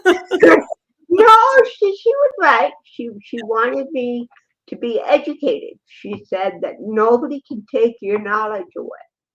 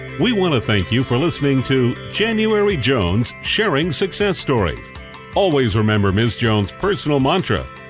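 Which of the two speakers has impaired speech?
The first: cerebral palsy; mixed athetoid and ataxic type, from birth; diagnosed 18 months old, about four decades.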